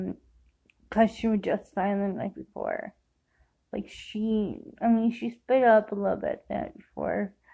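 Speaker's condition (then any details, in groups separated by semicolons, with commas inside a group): Cerebral palsy; affects walking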